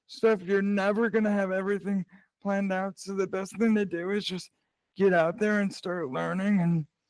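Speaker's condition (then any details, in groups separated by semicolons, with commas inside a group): Cerebral palsy; present from birth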